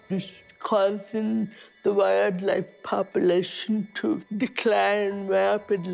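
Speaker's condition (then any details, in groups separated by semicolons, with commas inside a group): Cerebral palsy; speech therapy from age four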